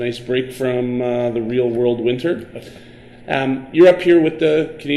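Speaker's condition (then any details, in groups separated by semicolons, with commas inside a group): No condition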